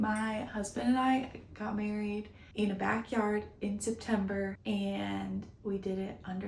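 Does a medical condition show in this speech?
No.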